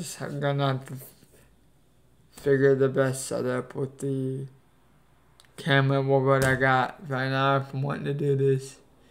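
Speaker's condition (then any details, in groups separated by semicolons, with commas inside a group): Cerebral palsy; affects legs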